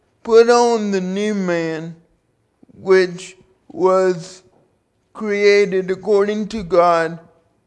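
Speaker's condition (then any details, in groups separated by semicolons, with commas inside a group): Cerebral palsy; 37 years since onset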